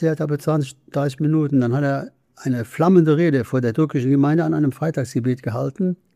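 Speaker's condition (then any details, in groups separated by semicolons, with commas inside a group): Parkinson's disease; numbness right foot, glasses slipped from hand, deep brain stimulation: two brainstem electrodes, pacemaker in chest; speech therapy, nine weekly exercise sessions incl. therapeutic boxing, Ping-Pong Parkinson, DBS largely replacing medication; speech therapy trains facial muscles against freezing face and speech against decline, going well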